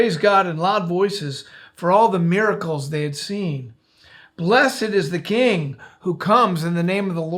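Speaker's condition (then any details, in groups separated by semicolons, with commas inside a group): No condition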